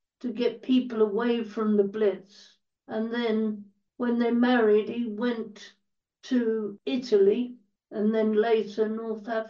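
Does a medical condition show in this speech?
Yes: cerebral palsy; quadriplegia, wheelchair user, totally blind from 15, partially deaf, treated 4-19 at Bowbath Cerebral Palsy Centre; dictated book to Steve who typed, speaks fast when in full flow.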